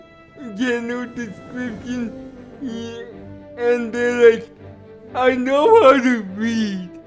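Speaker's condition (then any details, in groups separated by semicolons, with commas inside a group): Cerebral palsy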